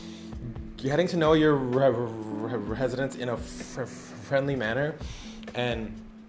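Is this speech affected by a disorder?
Yes: stutter; stutter since second grade; stutters most from fear of stuttering, not situational nervousness, advises two deep breaths; here repeated sounds, prolonged sounds.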